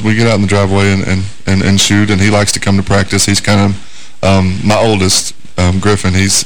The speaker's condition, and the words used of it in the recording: No condition.